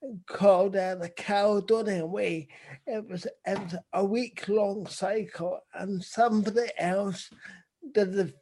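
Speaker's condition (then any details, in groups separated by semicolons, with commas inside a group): Cerebral palsy; visible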